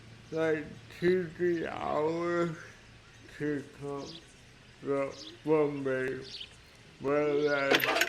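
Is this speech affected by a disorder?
Yes: cerebral palsy; speech impairment.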